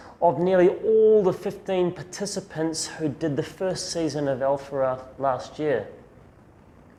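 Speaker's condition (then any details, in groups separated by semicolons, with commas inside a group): No condition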